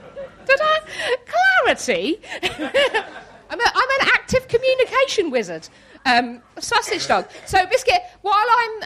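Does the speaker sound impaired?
Yes: Tourette's syndrome; neurological condition, involuntary movements and noises (tics), support worker helps during severe episodes; sausage, hedgehog, obscene phrases, episodes of total speech control loss.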